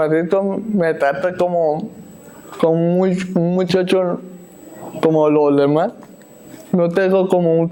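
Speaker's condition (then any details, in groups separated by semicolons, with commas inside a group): Cerebral palsy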